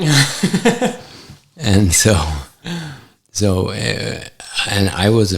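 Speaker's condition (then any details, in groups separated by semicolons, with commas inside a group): ALS; affects hand function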